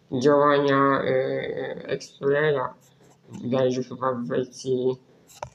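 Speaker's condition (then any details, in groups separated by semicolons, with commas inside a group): Spinal muscular atrophy; right-click via two keys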